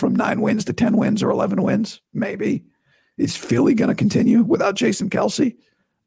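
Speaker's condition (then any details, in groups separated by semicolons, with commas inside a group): Vocal cord surgery recovery; best in two weeks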